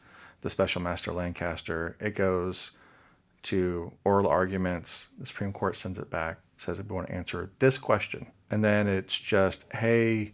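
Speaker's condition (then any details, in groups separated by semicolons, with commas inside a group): No condition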